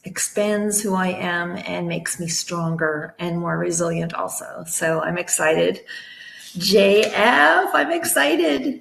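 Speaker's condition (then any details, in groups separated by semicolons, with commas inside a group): No condition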